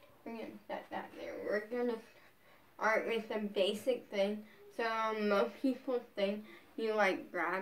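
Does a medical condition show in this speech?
Yes: brain injury.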